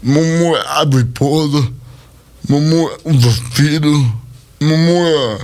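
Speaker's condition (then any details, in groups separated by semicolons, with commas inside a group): Cerebral palsy; speech not normal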